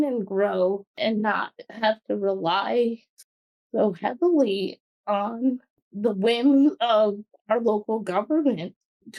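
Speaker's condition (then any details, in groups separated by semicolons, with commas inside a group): Cerebral palsy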